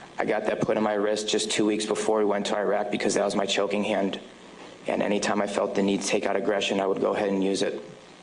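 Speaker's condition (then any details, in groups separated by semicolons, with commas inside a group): No condition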